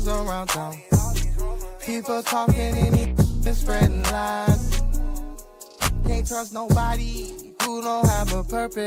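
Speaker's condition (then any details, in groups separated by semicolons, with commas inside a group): No condition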